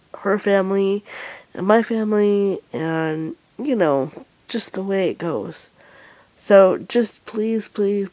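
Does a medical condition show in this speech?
Yes: cerebral palsy.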